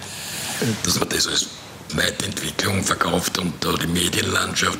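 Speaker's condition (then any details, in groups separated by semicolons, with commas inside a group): Laryngectomy with voice prosthesis, total laryngectomy, tracheoesophageal voice prosthesis; laryngectomy at tenth operation, professor Dietz, Leipzig, recurrent benign throat growths impaired voice, breathing; months after laryngectomy, 2.5 months voice rest then intensive training, breathing much improved; oesophageal voice via prosthesis, not electronic, finger presses prosthesis, hands-free expected later, speaking easier than before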